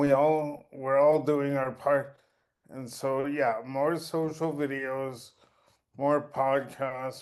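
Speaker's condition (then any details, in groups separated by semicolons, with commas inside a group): Cerebral palsy; since birth, birth complications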